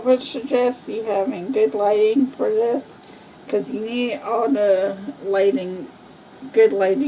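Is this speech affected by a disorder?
Yes: cerebral palsy.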